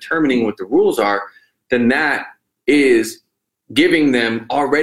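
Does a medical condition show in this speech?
No.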